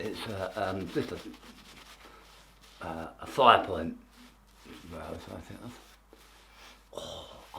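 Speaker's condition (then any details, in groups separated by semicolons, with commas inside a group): Tongue cancer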